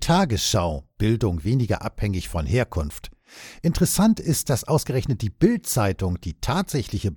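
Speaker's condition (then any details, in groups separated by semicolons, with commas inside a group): No condition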